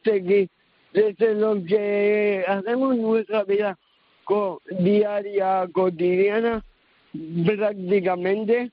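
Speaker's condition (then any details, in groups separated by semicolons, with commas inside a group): Cerebral palsy; no intellectual disability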